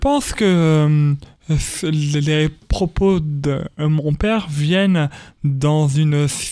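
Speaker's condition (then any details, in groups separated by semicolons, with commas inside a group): Stuttering; stuttering since early childhood at school, speech therapy helped, told elimination almost impossible; age 28, lives with stuttering and accepts it; stuttering persists, described by him as an accent; prolonged sounds, blocks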